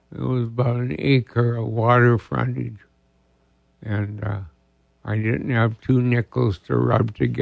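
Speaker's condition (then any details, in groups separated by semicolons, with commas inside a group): ALS; diagnosed about two years ago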